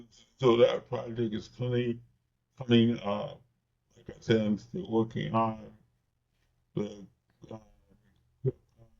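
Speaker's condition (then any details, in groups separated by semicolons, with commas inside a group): Cerebral palsy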